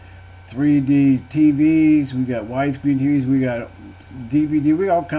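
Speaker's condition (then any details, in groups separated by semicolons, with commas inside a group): No condition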